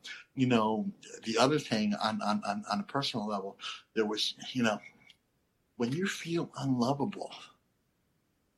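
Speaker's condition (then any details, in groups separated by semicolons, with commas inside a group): Cleft lip and palate; not fully formed at birth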